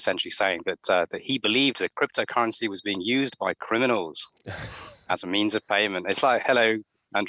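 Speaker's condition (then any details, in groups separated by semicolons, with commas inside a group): No condition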